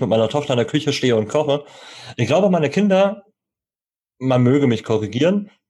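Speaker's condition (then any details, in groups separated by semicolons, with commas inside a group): Cleft lip and palate; congenital cleft lip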